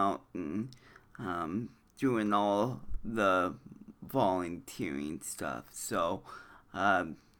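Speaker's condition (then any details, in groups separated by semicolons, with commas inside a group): Cerebral palsy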